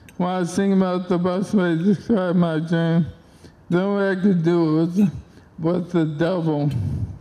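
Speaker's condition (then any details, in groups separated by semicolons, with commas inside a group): ALS; onset left hand and arm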